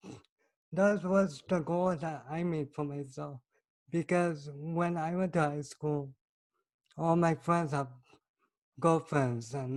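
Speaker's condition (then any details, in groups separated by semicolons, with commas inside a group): Cerebral palsy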